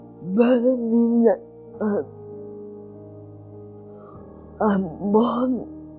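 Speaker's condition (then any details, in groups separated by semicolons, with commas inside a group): Cerebral palsy; cerebral palsy, from birth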